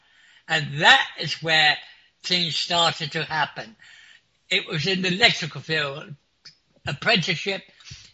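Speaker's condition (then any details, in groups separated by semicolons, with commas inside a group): Clinically deaf; clinically deaf since school age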